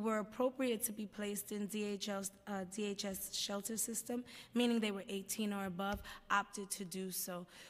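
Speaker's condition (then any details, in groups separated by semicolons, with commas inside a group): No condition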